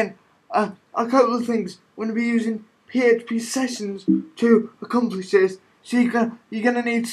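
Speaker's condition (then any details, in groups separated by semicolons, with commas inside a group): Cerebral palsy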